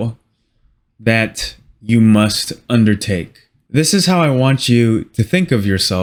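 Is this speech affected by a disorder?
No.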